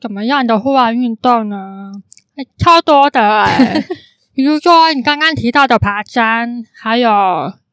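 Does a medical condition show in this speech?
Yes: congenital hearing impairment, congenital cochlear underdevelopment; cannot hear clearly, relies on watching eyes and surroundings to communicate.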